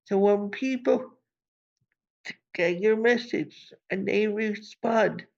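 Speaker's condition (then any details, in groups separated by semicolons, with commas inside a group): Cerebral palsy; from birth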